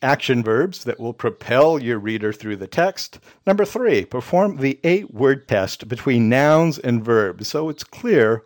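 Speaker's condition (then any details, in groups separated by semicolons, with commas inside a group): No condition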